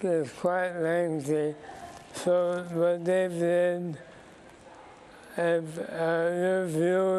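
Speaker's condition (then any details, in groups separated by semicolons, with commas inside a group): ALS; symptoms began about two years ago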